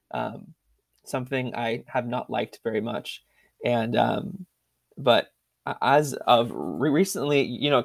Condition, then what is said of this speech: Stuttering. It can definitely, in my view, be an inconvenience at times.